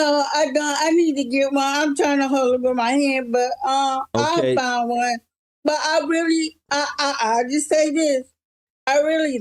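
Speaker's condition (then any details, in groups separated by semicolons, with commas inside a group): Cerebral palsy; present from birth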